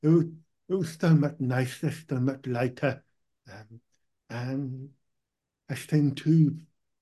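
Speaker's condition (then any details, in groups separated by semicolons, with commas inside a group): Profound deafness; cochlear implant about 20 years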